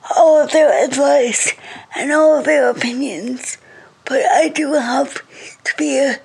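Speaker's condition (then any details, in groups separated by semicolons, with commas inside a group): Cerebral palsy; speech affected, reading very slow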